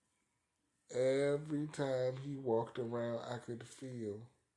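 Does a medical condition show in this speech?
Yes: cerebral palsy; arthritis.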